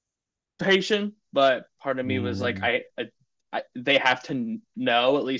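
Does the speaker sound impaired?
Yes: stuttering; lifelong stuttering, father also stutters; words sometimes take longer to come out, may look tense when getting stuck; here repeated sounds, prolonged sounds.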